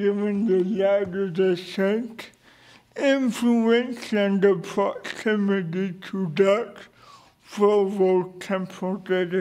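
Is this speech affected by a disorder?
Yes: cerebral palsy.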